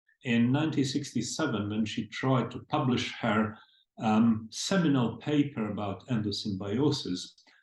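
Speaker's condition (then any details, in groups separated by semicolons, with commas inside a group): No condition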